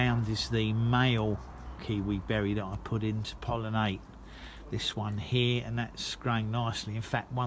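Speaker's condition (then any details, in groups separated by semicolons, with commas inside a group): No condition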